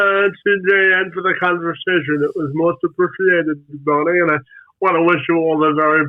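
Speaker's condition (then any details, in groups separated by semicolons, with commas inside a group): Spastic quadriplegic cerebral palsy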